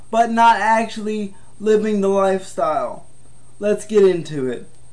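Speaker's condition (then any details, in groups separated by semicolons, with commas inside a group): Cerebral palsy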